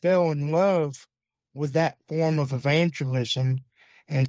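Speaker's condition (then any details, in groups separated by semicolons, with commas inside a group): Cerebral palsy; uses wheelchair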